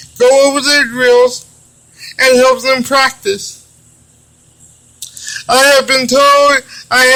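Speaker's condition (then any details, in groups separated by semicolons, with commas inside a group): Cerebral palsy; limited use of the hands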